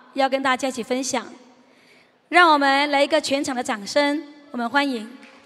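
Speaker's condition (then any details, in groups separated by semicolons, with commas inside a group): No condition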